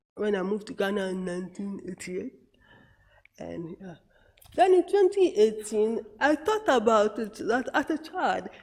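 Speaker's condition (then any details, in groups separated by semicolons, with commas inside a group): Cerebral palsy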